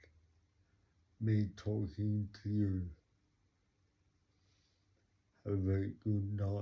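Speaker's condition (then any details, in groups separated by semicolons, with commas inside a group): Cerebral palsy; talks slowly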